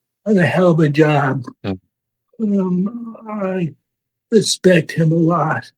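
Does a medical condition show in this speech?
Yes: Parkinson's disease; deep brain stimulation electrodes implanted, tremor onset; handwriting almost illegible, visible hand shaking; speech worsened, main symptom, electrodes near speech center affect speech.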